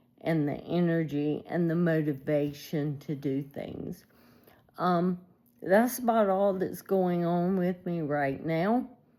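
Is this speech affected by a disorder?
Yes: ALS.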